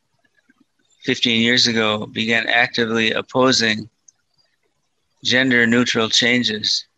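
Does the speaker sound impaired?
Yes: Parkinson's disease, mild.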